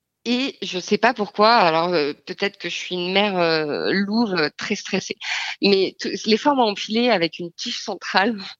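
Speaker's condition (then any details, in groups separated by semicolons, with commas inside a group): No condition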